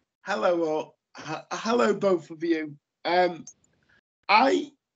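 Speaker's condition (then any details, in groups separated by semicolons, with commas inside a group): Cerebral palsy; lifelong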